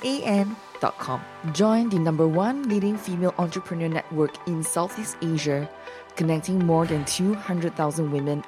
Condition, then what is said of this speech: No condition.